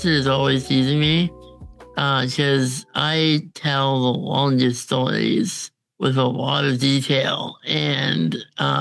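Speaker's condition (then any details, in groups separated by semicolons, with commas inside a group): Congenital muscular dystrophy; uses ventilator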